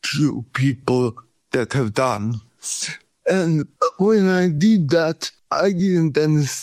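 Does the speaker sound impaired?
Yes: cerebral palsy; from birth.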